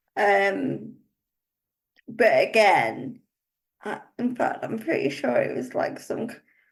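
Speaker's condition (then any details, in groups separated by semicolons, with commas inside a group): Cerebral palsy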